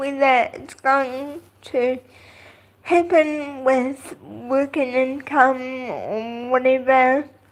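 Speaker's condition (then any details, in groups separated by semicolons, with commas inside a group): Cerebral palsy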